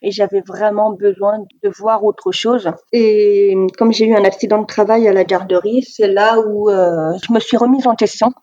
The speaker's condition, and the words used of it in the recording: Deafness. Je suis oraliste, je signe aussi un petit peu, du moins je pratique un petit peu la langue